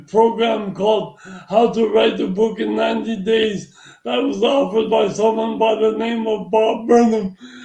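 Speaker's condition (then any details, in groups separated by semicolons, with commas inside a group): Traumatic brain injury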